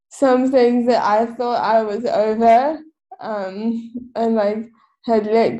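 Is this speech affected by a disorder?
Yes: cerebral palsy; wheelchair user.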